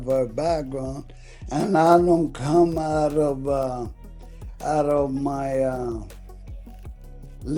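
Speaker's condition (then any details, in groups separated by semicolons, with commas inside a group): ALS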